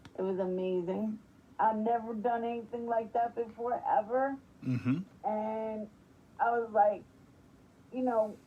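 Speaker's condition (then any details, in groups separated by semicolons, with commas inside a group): Spastic quadriplegic cerebral palsy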